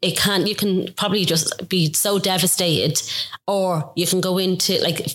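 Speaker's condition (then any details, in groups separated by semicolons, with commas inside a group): No condition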